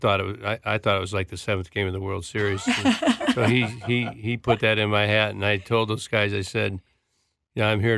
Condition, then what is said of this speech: Parkinson's disease. You learned how to do movements and to correct your posture, and you learned how to correct your voice and utilize that properly.